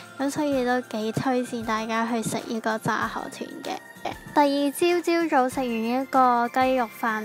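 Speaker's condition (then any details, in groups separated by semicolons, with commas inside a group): No condition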